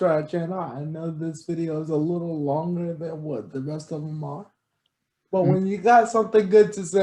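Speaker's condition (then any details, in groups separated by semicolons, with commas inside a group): Cerebral palsy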